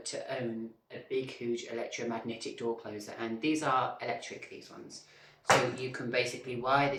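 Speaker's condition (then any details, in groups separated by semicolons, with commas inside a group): No condition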